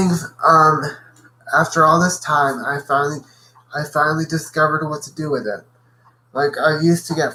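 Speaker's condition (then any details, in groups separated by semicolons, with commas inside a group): Cerebral palsy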